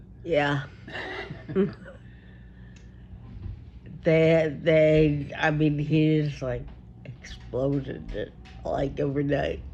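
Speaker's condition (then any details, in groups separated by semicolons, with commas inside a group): Friedreich ataxia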